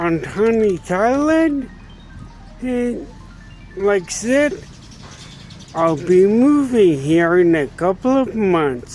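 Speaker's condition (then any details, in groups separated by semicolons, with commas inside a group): Traumatic brain injury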